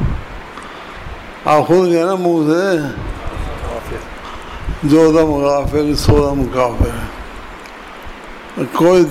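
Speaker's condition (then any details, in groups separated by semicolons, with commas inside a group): Difficulty speaking; self-reported difficulty speaking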